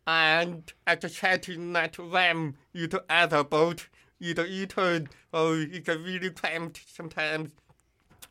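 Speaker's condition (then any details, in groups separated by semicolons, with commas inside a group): Hearing loss with cochlear implant; cannot judge own voice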